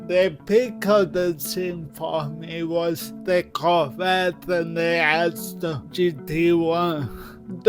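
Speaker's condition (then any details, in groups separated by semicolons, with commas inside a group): Cerebral palsy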